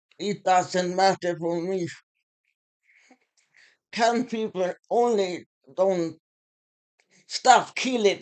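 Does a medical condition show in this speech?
Yes: muscular Parkinson.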